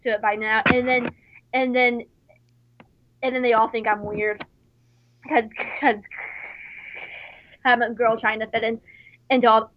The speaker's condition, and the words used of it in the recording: Stuttering. You know, I do a facial contortion just like somebody with Tourette's would.